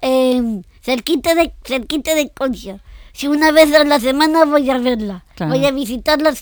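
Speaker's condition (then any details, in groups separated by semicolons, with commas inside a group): Down syndrome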